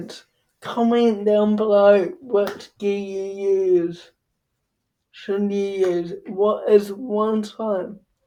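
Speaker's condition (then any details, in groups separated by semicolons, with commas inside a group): Cerebral palsy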